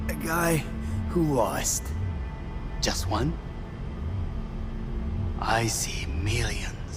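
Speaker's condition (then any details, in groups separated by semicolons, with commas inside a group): No condition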